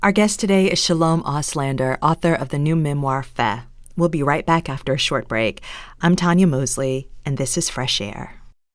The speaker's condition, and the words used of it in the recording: No condition.